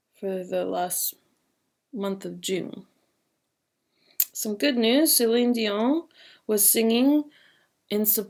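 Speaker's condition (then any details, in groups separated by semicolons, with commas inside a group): No condition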